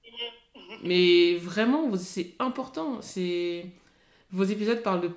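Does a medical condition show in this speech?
No.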